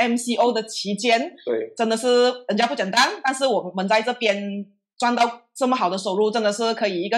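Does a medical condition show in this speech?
No.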